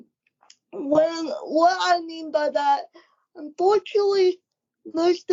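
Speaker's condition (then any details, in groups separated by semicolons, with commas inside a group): Cerebral palsy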